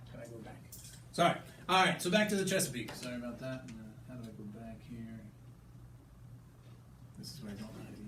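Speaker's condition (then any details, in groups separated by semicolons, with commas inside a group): No condition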